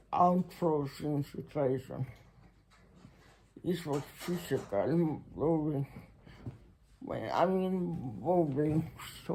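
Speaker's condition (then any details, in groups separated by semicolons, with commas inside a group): Muscular Parkinson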